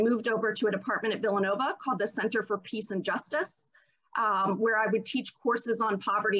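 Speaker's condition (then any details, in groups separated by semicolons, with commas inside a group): No condition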